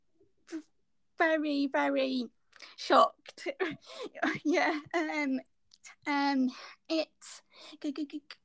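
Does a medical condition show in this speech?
Yes: stammer; onset around age four, referred for speech and language therapy just before fourth birthday, had TA Joe at school, more severe later in school; very severe stammer, most severe guest so far on podcast; severe stammering audible, keeps talking to get points across, going out for food with friends challenging; here repeated sounds, repeated words.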